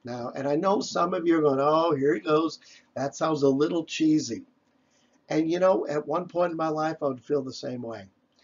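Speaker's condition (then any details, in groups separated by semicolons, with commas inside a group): No condition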